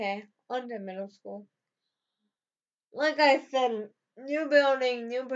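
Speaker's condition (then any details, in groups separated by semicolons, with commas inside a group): Cerebral palsy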